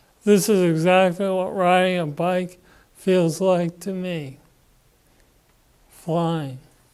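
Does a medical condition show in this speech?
Yes: Parkinson's disease.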